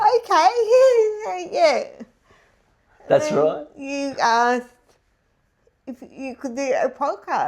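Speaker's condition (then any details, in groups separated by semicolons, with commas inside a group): Disability affecting speech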